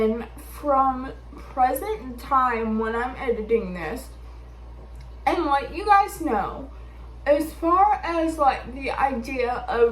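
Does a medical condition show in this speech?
Yes: cerebral palsy; affects balance.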